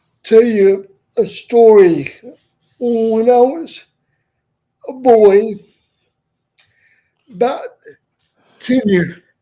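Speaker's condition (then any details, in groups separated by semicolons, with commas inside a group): Cerebral palsy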